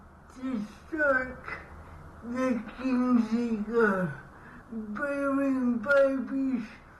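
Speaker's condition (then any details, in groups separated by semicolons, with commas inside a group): Cerebral palsy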